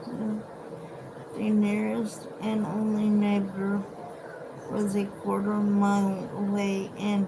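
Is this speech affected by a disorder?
Yes: cerebral palsy.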